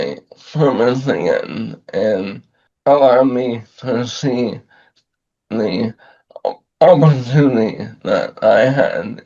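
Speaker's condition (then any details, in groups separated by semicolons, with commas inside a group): ALS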